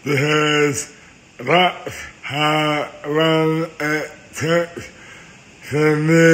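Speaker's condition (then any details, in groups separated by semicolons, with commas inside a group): Dystonia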